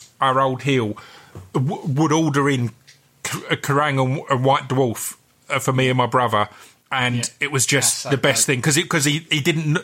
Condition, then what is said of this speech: Stuttering. As I've said before, I feel it's broadened my vocabulary, which has helped me out.